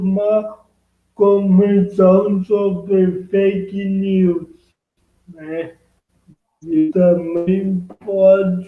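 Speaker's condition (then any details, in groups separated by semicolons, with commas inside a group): Cerebral palsy; present from birth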